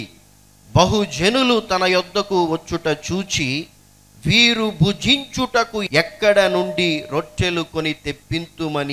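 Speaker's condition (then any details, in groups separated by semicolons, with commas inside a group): No condition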